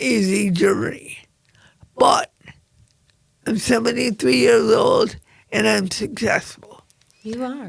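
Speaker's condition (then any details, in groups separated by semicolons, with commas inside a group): Cerebral palsy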